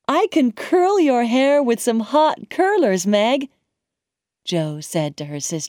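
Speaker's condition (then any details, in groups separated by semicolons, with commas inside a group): No condition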